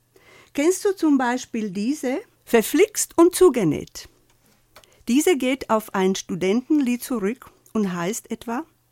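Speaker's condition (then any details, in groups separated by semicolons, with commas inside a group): No condition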